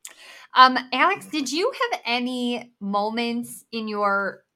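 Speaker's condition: Bilateral cleft lip and palate; congenital

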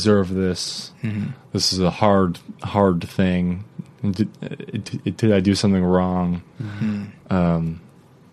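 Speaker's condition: Stutter; lifelong stutter, speech therapy in school and before senior college year, emotional therapy for shame; mild but noticeable stutter, barely noticeable in this comfortable conversation; face twitching when stuttering, worse when stressed, near fluent when comfortable, much thinking behind every word; repeated sounds, blocks

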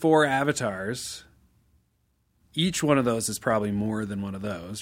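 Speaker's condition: No condition

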